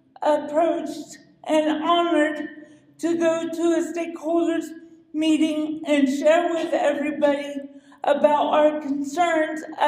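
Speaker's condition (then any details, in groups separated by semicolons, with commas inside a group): Cerebral palsy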